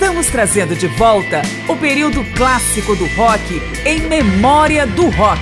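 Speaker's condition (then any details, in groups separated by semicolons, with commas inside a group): No condition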